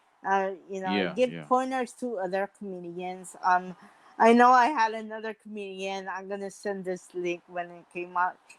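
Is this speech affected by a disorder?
Yes: mild cerebral palsy.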